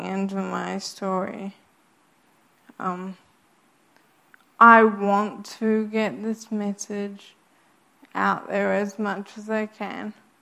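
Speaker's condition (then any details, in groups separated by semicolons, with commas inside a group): Friedreich's ataxia; cannot speak if quiet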